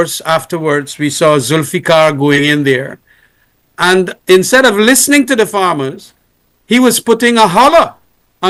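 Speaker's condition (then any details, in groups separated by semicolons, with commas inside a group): No condition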